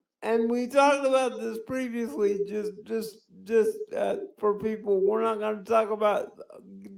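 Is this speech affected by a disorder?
Yes: cerebral palsy; speech sounds drunk.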